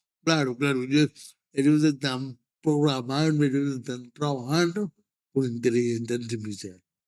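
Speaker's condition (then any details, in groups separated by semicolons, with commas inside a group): Cerebral palsy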